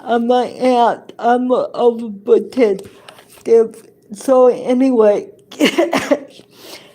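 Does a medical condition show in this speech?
Yes: cerebral palsy; present from birth.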